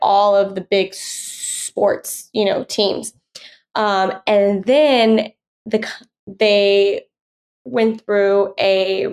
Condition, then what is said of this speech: Stuttering. Yeah, so I'm a person who stutters.